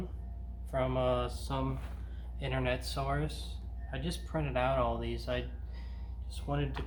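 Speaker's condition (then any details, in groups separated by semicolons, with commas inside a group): No condition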